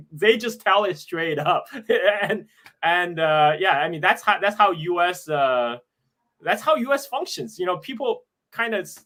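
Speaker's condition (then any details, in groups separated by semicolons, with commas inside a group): No condition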